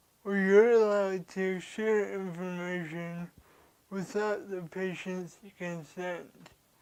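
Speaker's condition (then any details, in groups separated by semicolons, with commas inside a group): Cerebral palsy; dysphagia since birth, feeding tube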